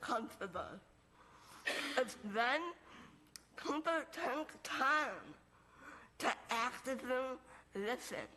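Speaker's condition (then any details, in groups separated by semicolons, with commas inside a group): Moebius syndrome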